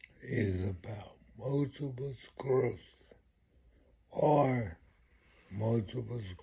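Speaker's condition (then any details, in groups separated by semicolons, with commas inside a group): Multiple sclerosis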